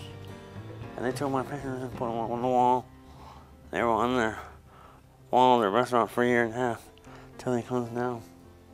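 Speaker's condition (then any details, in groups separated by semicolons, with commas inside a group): Parkinson's disease; four or five timed Parkinson's medications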